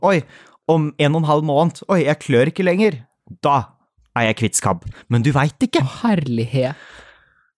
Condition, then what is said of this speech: Tourette syndrome. Leppegreier, og du hører det kanskje ikke så godt på poden, men jeg blunker en del.